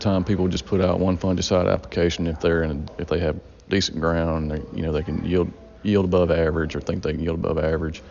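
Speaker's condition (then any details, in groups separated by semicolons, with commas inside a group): No condition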